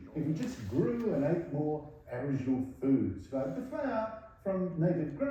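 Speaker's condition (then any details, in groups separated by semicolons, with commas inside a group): No condition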